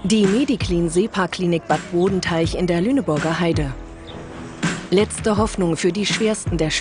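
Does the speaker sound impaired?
No.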